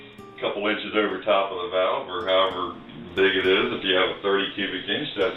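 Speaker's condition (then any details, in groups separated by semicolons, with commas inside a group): No condition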